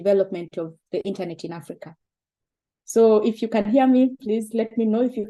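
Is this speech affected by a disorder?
No.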